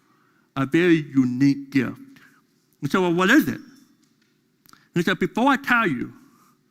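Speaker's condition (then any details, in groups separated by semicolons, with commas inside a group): Deafness; deaf during school years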